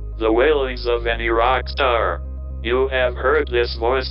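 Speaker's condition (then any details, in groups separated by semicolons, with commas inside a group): Cerebral palsy, speech-generating device; cerebral palsy since birth, wheelchair user, stiff fingers, wheelchair-mounted communication device; age 12; speaks through generic computerized synthetic voice, same voice used by one famous man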